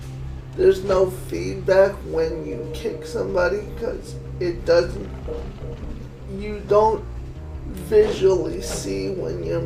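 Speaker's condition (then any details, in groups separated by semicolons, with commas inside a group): Cerebral palsy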